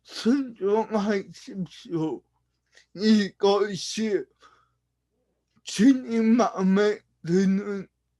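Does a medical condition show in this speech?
Yes: brain lesion disability.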